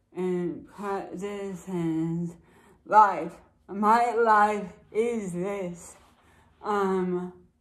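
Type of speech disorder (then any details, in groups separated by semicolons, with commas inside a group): Dysarthria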